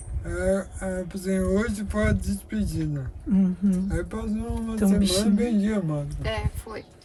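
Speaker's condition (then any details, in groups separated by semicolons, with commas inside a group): Amyotrophic lateral sclerosis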